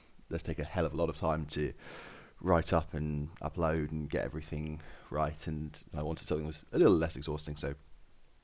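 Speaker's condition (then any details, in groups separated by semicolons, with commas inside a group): No condition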